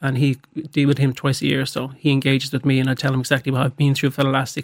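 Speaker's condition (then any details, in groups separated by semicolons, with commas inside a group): No condition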